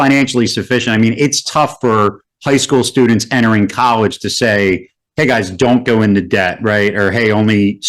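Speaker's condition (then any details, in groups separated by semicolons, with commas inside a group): No condition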